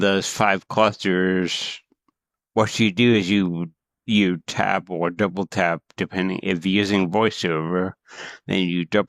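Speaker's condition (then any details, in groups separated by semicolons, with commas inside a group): Cerebral palsy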